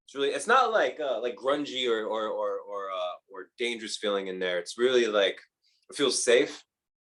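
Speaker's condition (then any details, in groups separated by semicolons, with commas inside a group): No condition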